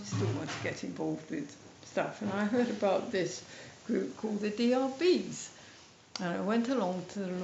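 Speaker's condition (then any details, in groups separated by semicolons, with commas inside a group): MND, mild; speech slightly affected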